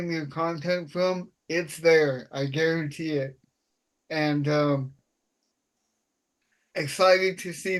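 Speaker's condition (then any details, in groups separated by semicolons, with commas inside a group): Cerebral palsy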